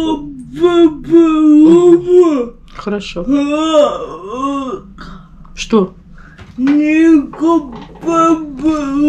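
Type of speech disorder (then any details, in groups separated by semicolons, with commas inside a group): Pseudobulbar dysarthria; cerebral palsy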